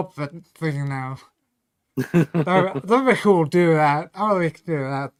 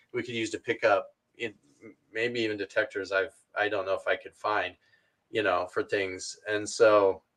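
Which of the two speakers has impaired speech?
The first: ataxia; brain lesion, affects walking and balance; may slur speech, may sound drunk.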